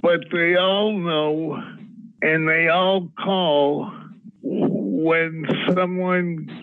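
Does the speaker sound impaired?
Yes: Parkinson's disease; diagnosis led to medicinal cannabis use; medical cannabis for Parkinson's symptoms.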